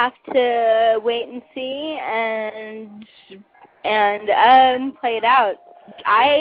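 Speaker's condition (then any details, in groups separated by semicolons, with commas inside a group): Cerebral palsy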